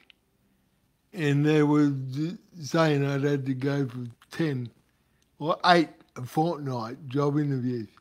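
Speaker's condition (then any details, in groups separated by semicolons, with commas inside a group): Cerebral palsy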